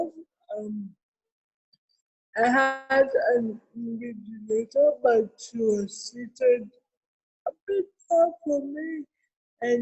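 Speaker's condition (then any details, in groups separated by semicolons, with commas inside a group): Cerebral palsy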